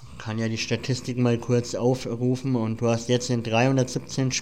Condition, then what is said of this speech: Cleft palate. Bestes Beispiel, man hört es ja vielleicht in meiner Stimme, ich habe eine Gaumenspalte.